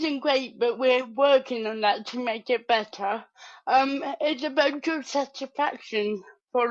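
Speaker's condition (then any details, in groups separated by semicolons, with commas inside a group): Cerebral palsy; arm tremors; speech affected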